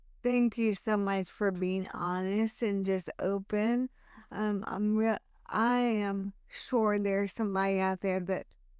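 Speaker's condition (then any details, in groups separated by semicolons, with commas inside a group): Hemiplegic cerebral palsy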